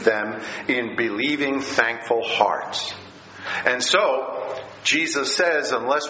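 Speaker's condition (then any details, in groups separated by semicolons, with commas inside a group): No condition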